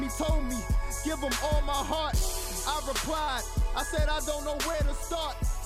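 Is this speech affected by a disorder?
No.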